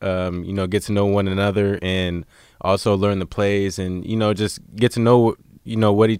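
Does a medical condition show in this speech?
No.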